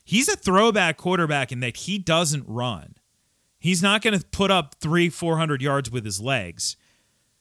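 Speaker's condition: No condition

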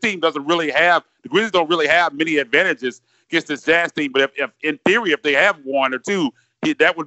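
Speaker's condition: No condition

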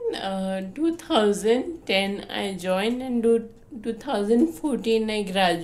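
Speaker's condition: Friedreich's ataxia; diagnosed age 12-13 in UAE, progressive muscle degeneration, described as terminal, wheelchair user since teens

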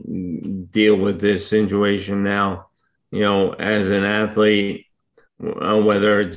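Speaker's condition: ALS; diagnosed with ALS last year; uses power wheelchair for mobility; difficulty speaking for long periods

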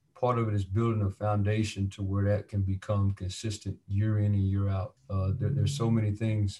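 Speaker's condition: No condition

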